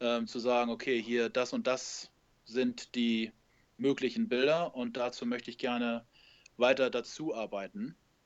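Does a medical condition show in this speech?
No.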